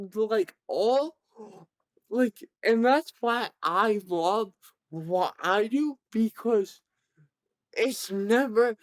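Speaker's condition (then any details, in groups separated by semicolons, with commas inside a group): Cerebral palsy, severe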